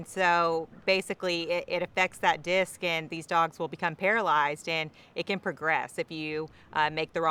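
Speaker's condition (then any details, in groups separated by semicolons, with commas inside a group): No condition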